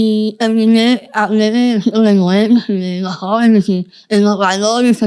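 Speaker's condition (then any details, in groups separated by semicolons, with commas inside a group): Moebius syndrome, congenital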